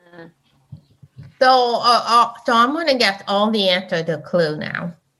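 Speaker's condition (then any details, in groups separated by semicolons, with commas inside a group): Deaf; raises voice without hearing aid, cannot hear own voice, goes by feel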